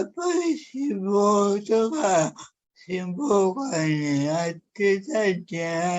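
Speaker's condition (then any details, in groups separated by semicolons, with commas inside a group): Cerebral palsy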